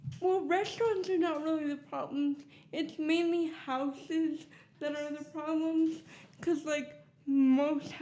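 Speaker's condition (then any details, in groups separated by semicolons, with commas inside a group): Cerebral palsy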